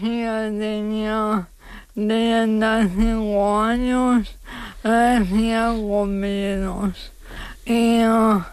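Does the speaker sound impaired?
Yes: ALS; diagnosed at about age 35; several years since diagnosis, slower progression, 24-hour care except sleep, caregiver helps mobility, hospital general rehabilitation.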